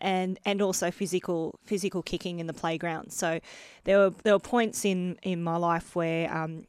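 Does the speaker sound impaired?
Yes: bilateral cleft lip and palate; congenital bilateral, lip and palate did not fuse before birth, multiple hospital operations before school age.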